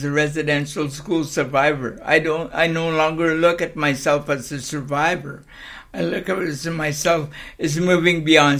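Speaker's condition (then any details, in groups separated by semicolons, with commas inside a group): Cerebral palsy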